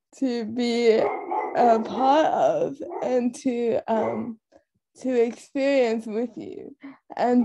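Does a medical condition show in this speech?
Yes: cerebral palsy.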